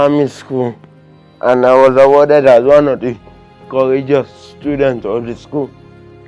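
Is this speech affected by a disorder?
Yes: cerebral palsy; limits movement and coordination; severe case.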